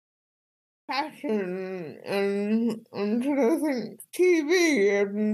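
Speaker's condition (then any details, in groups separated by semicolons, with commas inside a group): Cerebral palsy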